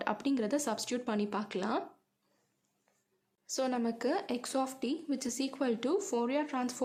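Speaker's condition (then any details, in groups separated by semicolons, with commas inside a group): No condition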